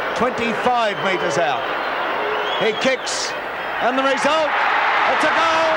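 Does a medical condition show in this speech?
No.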